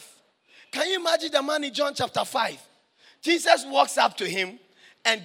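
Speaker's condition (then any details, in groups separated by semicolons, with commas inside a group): No condition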